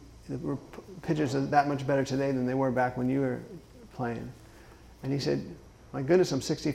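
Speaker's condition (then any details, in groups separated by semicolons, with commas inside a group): Parkinson's disease; left foot dystonia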